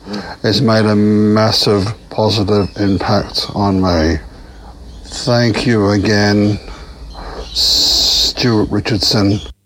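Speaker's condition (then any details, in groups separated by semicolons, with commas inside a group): Stutter; lifelong stutter, fear of stuttering; recently attended maguire course in Melbourne to work on speech, regaining control; communication challenging throughout life, fear long prevented reaching out, host calls voice beautiful and powerful; prolonged sounds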